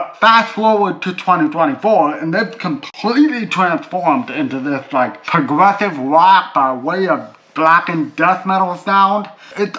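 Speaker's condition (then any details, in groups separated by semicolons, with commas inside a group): Cerebral palsy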